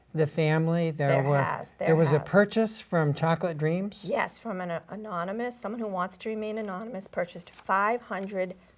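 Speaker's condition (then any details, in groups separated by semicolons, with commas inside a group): No condition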